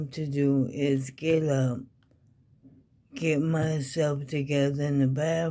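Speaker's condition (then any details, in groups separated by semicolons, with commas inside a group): ALS; needs help with daily activities, fatigue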